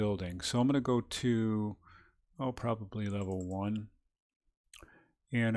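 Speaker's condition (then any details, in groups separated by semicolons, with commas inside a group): No condition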